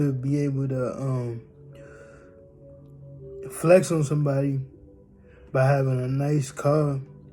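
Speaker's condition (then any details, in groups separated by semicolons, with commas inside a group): Cerebral palsy; from birth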